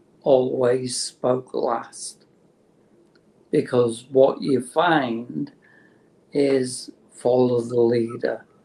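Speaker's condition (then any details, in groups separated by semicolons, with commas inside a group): Motor neurone disease; terminal, no cure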